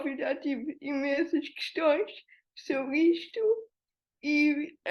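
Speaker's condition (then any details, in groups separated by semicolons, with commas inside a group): Cerebral palsy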